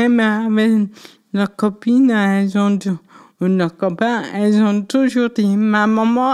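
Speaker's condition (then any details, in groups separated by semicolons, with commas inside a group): Cerebral palsy; affects left side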